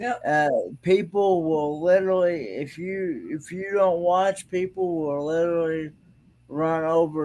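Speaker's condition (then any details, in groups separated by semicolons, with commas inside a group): Cerebral palsy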